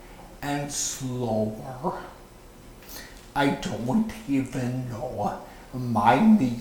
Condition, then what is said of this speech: Vocal cord paralysis. I don't even know my musical voice part when I sing.